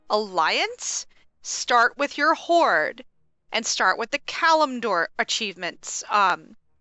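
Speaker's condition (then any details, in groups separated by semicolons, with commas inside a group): No condition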